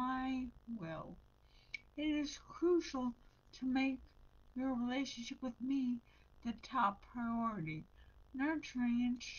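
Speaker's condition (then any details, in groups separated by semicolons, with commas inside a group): Brain injury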